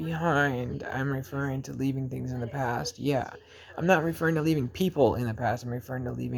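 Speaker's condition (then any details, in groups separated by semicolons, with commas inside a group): No condition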